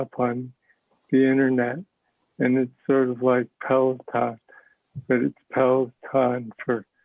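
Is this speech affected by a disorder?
Yes: Parkinson's disease; speech sounds like mush.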